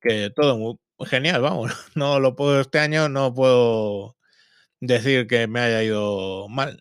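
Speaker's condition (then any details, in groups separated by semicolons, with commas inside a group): No condition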